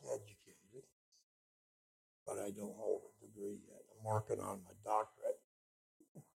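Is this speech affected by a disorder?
Yes: speech impediment.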